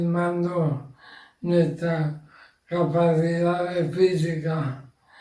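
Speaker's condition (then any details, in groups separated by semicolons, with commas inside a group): Ela (amyotrophic lateral sclerosis); gradually diminishing physical capacity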